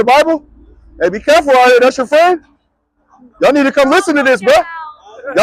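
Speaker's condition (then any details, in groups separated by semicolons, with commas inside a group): No condition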